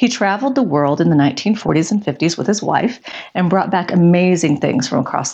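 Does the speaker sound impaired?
No.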